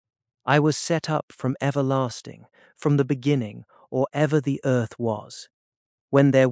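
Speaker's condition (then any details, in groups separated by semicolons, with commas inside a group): No condition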